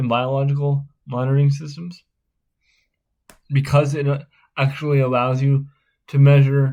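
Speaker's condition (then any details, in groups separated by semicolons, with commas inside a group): Spastic cerebral palsy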